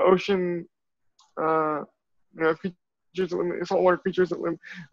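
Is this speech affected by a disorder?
Yes: cerebral palsy; from birth.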